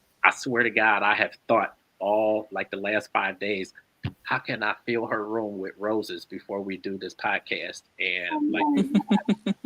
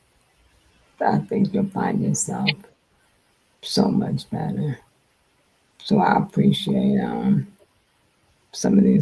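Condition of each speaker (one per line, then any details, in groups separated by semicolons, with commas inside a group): No condition
Multiple sclerosis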